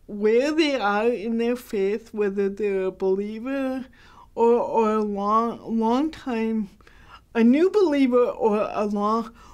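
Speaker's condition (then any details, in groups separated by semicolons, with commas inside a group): Cerebral palsy, mild; hard to understand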